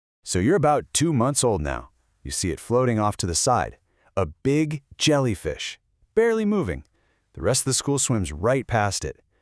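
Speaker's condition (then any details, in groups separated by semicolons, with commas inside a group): No condition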